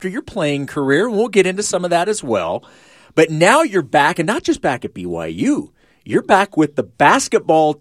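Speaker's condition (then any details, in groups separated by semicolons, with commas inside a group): No condition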